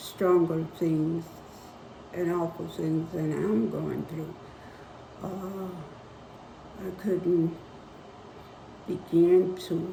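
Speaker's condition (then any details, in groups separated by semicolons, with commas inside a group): Spinal neurosarcoidosis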